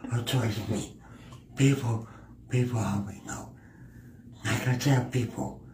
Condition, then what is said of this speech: Cerebral palsy. When I speak, I do speak a little bit, and that's part of mine.